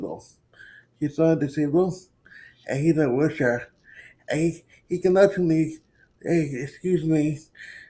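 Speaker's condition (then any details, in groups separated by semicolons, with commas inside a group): Cerebral palsy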